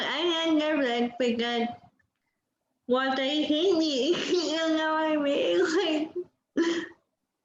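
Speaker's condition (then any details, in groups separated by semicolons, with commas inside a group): Cerebral palsy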